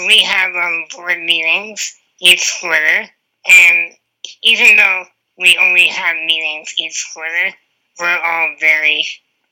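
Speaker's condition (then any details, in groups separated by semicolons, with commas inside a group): Spinal muscular atrophy; type 2, wheelchair user, diagnosed around 19 after two negative genetic tests, laminectomy for Spinraza access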